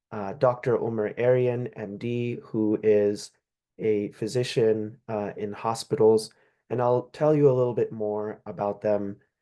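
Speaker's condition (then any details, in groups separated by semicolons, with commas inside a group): No condition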